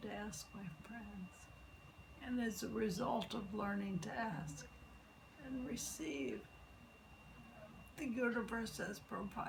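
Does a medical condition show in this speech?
Yes: multiple sclerosis; legs and arms affected.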